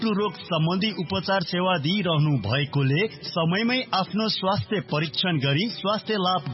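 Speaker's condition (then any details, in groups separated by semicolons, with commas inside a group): No condition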